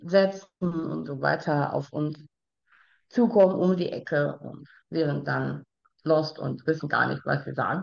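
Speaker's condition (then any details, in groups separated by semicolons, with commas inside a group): Down syndrome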